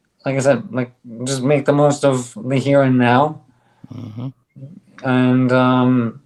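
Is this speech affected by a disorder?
Yes: ALS; on drug, stronger bite, speaks better.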